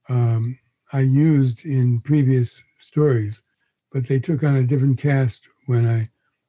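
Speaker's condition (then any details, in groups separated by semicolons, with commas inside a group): Parkinson's disease; progressive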